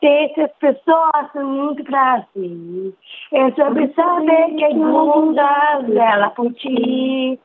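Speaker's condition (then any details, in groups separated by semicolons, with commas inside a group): Down syndrome; Down syndrome since birth, aged 15, fragile health until about age 10; already talking when small, began stuttering after 2.5-year move to Germany, development somewhat delayed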